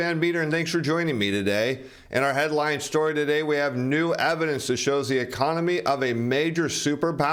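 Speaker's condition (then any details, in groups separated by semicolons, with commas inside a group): No condition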